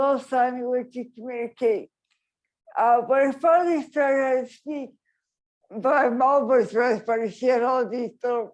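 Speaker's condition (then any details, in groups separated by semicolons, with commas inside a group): Traumatic brain injury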